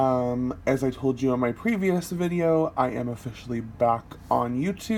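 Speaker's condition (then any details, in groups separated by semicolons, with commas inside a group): No condition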